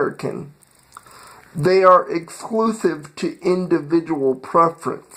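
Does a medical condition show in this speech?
Yes: cerebral palsy.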